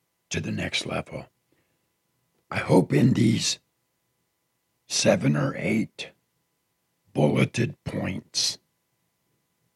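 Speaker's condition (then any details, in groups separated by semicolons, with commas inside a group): Partial laryngectomy after throat cancer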